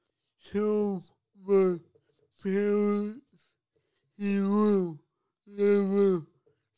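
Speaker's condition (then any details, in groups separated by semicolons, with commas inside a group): Cerebral palsy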